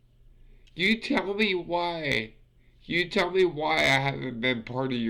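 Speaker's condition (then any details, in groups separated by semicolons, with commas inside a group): Multiple sclerosis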